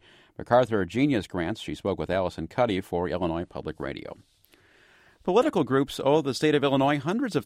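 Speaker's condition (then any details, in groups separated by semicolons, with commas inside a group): No condition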